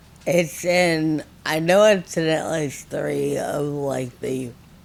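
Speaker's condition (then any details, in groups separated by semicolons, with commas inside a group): Friedreich ataxia, severe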